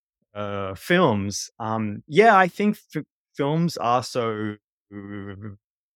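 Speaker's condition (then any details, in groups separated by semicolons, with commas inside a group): Stutter; stutter with blocks at times; Siri on iPhone misunderstands or interrupts, listeners on calls sometimes say not stuttering; repeated sounds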